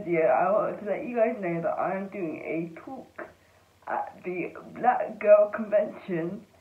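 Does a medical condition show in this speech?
Yes: cerebral palsy.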